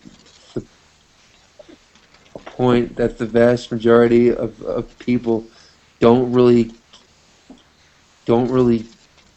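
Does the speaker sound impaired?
Yes: stuttering; stuttering since earliest memory; here repeated words, blocks.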